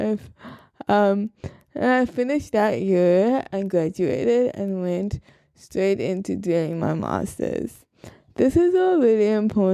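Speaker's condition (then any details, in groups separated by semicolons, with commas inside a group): Cerebral palsy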